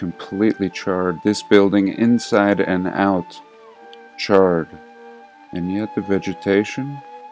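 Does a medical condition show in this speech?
No.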